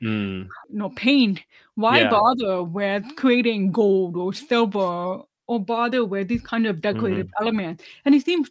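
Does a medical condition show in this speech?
Yes: deafness, severe; about 99% hearing loss, lifelong hearing aid use, no cochlear implant; wears hearing aids, relies heavily on lip reading, does not sign, not fluent in ASL.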